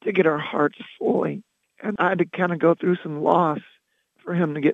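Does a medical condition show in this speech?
Yes: loss of singing voice; singing voice lost, speaking voice retained.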